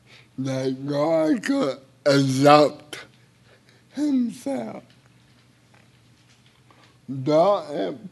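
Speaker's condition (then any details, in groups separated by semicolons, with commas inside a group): Cerebral palsy; speech a little unclear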